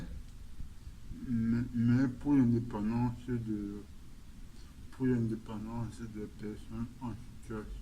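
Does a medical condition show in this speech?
Yes: cerebral palsy.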